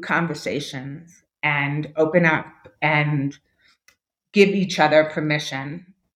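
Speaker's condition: Deafness; permanently deaf without them

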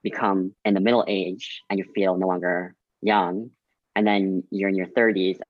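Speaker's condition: Cleft lip and palate

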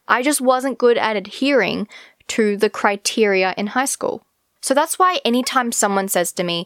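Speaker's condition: No condition

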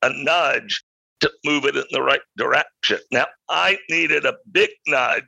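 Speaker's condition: Spasmodic dysphonia; understood by listeners

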